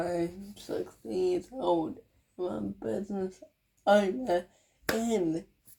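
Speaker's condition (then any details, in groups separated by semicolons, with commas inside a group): Cerebral palsy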